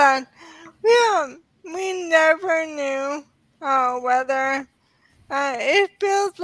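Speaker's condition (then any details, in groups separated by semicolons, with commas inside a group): ALS; diagnosed in early 30s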